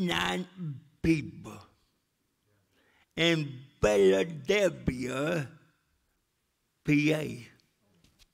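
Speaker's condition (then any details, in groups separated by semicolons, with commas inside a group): Cerebral palsy; speech still affected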